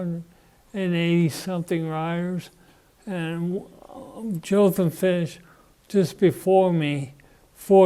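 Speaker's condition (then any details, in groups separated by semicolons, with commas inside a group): Parkinson's disease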